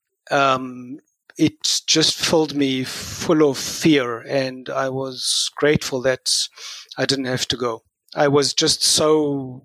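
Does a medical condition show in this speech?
Yes: stuttering; formerly avoided speaking, great difficulty communicating during army years; works on stuttering through acceptance, awareness and mindfulness, tries to speak despite fear; initial sound repetitions, word repetitions, frequent um fillers; here repeated sounds.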